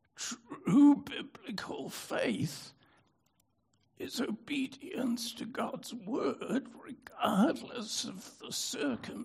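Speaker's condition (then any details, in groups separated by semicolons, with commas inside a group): Spasmodic dystonia; affected voice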